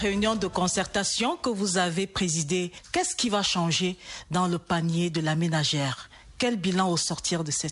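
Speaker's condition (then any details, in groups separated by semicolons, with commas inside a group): No condition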